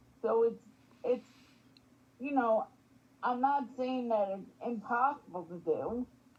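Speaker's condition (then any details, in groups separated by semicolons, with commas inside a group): Spastic quadriplegic cerebral palsy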